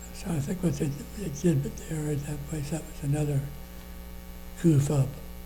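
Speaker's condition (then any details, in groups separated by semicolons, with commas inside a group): Parkinson's disease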